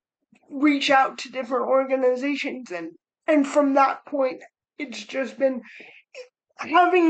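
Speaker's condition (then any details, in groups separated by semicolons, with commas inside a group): Cerebral palsy; spastic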